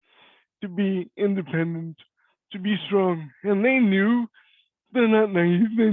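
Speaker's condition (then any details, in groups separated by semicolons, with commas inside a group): Cerebral palsy; voice is different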